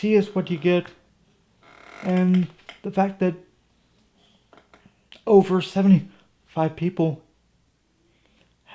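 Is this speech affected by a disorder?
Yes: cerebral palsy; from birth.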